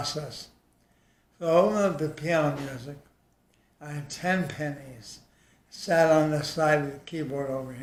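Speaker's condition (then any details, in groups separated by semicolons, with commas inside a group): ALS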